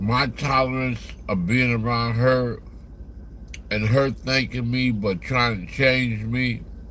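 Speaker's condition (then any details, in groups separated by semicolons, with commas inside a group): Slurred speech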